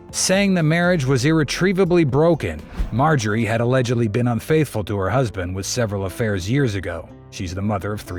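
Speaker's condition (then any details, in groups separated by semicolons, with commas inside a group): No condition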